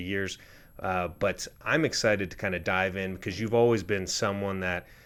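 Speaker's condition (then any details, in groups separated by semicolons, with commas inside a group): No condition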